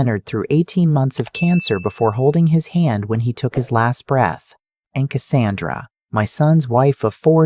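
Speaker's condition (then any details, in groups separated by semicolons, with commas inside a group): No condition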